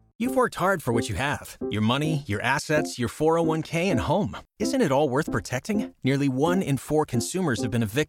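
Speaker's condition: No condition

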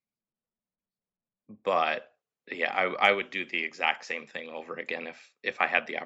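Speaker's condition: No condition

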